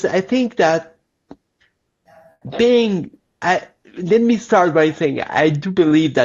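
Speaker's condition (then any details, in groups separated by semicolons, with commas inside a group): Cerebral palsy; lifelong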